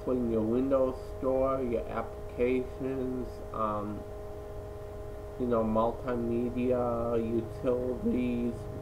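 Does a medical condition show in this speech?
Yes: cerebral palsy.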